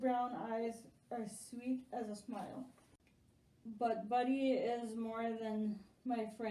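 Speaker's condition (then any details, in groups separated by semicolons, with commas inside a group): Spastic quadriplegic cerebral palsy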